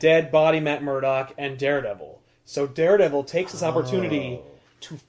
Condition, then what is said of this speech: No condition.